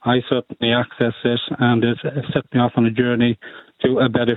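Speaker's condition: No condition

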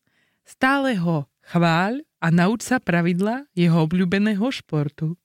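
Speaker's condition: No condition

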